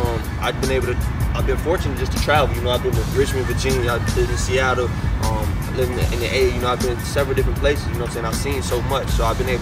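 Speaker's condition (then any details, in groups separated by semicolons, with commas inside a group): No condition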